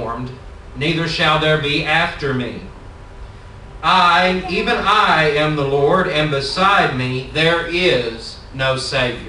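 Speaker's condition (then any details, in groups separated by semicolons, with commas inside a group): No condition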